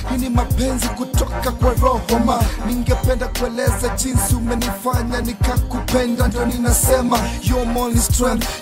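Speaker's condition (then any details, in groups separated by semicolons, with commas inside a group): No condition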